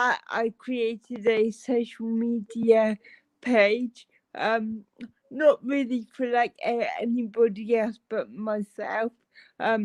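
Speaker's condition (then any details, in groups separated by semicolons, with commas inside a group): Cerebral palsy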